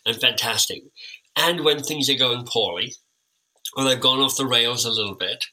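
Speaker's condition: Cleft lip and palate; orthodontic treatment

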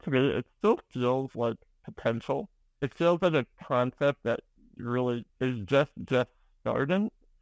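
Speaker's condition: Spinal muscular atrophy

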